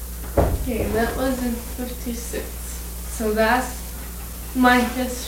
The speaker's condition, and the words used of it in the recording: Cerebral palsy. My speech is slurred.